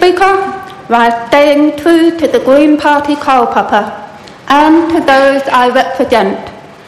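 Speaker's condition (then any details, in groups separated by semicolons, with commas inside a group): Profound deafness; without speech at 2.5 years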